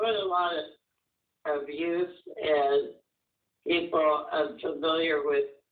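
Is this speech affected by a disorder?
Yes: muscular dystrophy; uses power wheelchair for independence.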